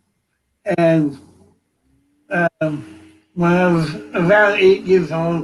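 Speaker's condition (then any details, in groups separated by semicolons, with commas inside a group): Cerebral palsy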